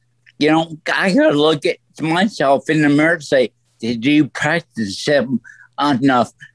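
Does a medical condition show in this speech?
Yes: stroke; voice altered since stroke, lasting effect.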